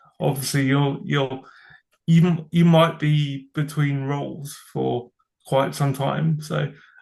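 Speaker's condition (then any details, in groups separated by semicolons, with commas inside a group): Cerebral palsy; from birth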